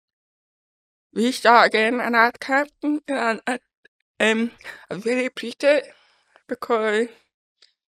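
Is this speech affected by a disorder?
Yes: deafness; congenital deafness, born deaf.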